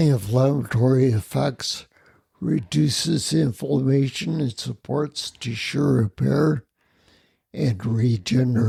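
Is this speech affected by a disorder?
Yes: spinocerebellar ataxia.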